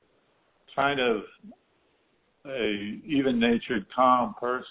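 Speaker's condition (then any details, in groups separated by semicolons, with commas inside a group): Parkinson's disease; infusions finished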